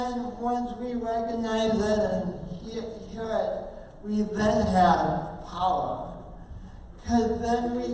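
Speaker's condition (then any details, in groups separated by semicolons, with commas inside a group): Oxygen-related condition, speech impairment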